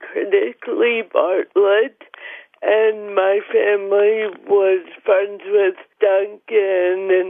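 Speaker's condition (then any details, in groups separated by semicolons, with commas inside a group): Cerebral palsy; mild; joins by phone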